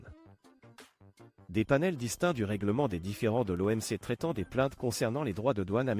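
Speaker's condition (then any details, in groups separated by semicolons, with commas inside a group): No condition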